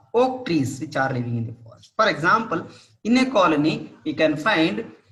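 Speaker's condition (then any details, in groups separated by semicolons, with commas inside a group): No condition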